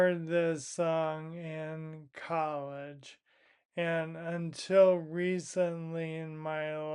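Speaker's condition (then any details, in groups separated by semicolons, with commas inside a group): Primary lateral sclerosis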